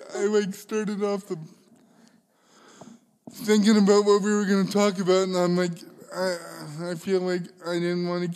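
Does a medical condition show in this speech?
Yes: cerebral palsy; involuntary shaking movements, arms held in permanent y position, poor typing ability.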